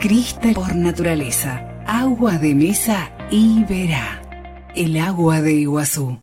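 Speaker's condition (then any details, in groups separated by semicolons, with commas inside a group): No condition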